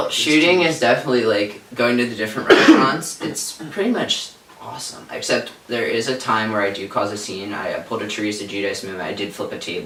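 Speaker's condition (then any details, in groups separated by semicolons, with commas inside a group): No condition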